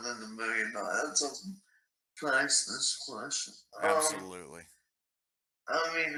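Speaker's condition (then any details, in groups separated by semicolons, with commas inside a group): ALS; very aggressive fast-progressing form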